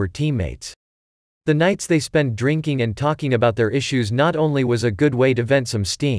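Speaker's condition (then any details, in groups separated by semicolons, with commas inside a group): No condition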